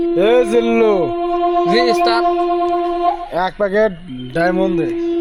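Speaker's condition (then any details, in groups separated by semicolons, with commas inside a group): No condition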